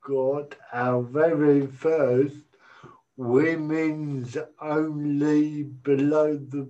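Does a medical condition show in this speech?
Yes: cerebral palsy; cerebral palsy from birth, uses walking stick, holding handheld mic prevents walking stick use on stage; speech sounds unusual, self-described as talking funny.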